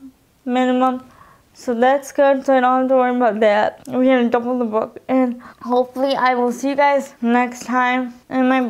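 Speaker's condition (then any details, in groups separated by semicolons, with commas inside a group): Cerebral palsy, spastic quadriplegic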